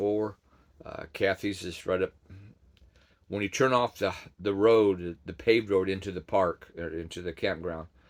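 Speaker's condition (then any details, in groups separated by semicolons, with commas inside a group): No condition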